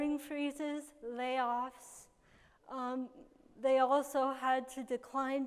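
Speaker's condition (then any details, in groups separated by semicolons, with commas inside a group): Cerebral palsy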